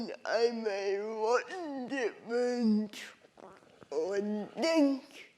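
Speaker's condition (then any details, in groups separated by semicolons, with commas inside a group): Cerebral palsy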